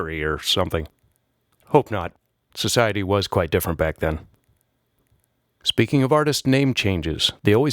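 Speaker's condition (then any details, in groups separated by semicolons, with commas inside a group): No condition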